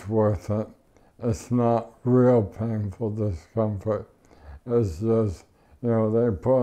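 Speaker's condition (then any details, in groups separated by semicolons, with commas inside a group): ALS; mucus once blocked airway, could not breathe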